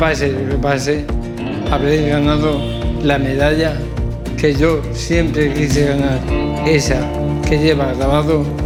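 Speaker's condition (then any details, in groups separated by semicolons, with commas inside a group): Amyotrophic lateral sclerosis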